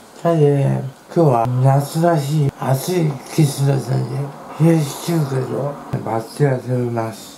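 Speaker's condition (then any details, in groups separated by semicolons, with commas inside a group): Tongue cancer, partial glossectomy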